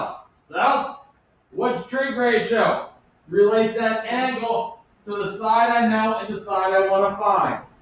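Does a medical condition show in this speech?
No.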